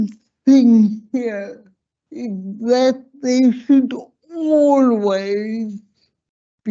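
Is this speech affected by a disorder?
Yes: slurred speech.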